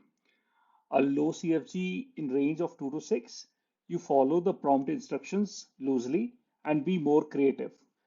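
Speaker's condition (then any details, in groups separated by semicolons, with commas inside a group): No condition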